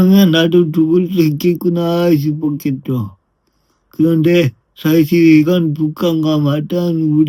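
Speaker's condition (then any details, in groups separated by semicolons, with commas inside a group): Brain lesion disability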